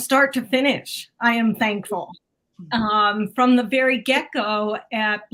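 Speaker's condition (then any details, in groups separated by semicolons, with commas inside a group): No condition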